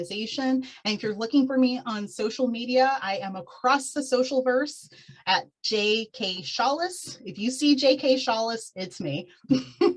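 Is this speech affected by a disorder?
No.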